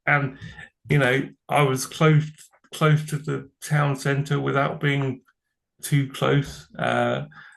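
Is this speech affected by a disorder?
Yes: cerebral palsy; from birth.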